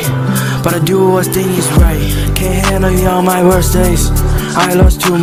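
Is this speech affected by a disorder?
No.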